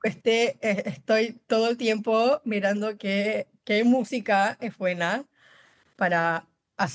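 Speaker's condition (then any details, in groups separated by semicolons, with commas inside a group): Down syndrome; congenital, since birth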